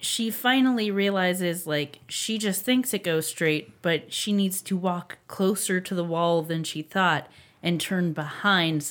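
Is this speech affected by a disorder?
No.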